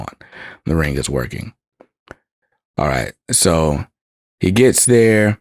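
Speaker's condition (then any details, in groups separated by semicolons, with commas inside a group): No condition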